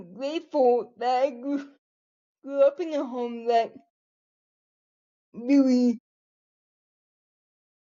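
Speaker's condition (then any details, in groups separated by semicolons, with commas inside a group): Cerebral palsy quadriplegia; from birth, quadriplegic, all four limbs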